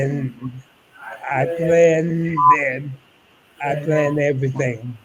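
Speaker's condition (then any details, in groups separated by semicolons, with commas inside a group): ALS; about eight years since diagnosis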